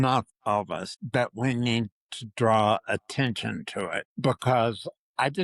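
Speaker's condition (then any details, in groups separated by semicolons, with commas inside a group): Parkinson's disease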